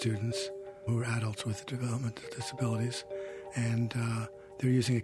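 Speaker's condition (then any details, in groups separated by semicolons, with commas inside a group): Parkinson's disease; Parkinson's disease diagnosed more than a decade ago, man in mid-60s; voice worn down by age and Parkinson's, self-conscious about how voice sounds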